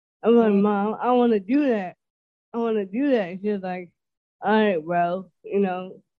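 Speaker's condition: Dysarthria; speech impediment, milder than typical dysarthria, understandable, working on it, host notes listeners may notice

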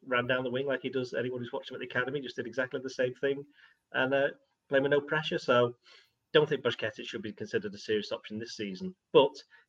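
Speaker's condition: No condition

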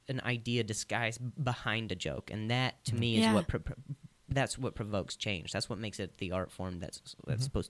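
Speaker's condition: Stuttering, adult onset after concussion; concussion after softball hit throat and head hit ground, slept on concussion; began a few years ago, still stutters; previously fluent, now stutters; repeated sounds, repeated words, blocks

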